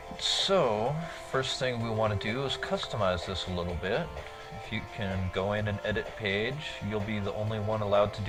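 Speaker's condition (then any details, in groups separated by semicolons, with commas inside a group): No condition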